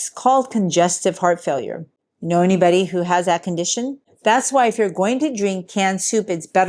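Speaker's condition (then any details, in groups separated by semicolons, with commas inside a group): No condition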